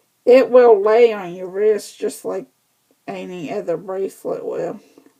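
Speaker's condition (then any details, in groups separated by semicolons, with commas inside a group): Cerebral palsy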